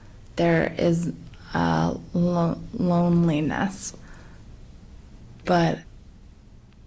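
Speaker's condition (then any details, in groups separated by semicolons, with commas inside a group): Aphasia; acquired after bike accident while exercising, onset three months after graduating, relearned thinking, speaking, getting up; 19 years since onset, sings solo in Aphasia Choir of Vermont, founded by Karen McPheeters-Leary; struggles with language and word finding, had to relearn speaking, can sing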